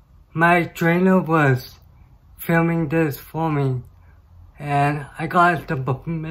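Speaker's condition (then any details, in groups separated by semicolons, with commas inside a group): Cerebral palsy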